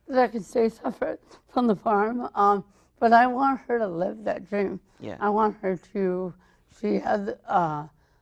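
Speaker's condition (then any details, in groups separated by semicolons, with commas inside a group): Cerebral palsy, mild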